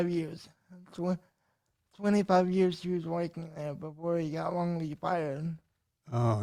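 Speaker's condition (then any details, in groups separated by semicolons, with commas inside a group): Cerebral palsy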